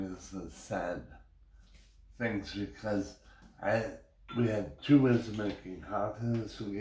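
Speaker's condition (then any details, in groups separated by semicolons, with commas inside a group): Brain injury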